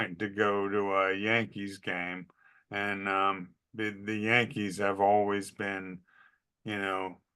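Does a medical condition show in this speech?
Yes: ALS.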